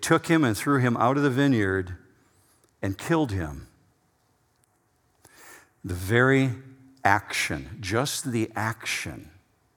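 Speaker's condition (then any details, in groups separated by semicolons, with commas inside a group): No condition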